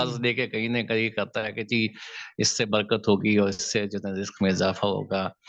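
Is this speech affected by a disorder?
No.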